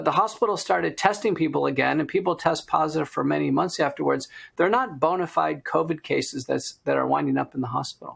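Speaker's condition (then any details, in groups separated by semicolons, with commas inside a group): No condition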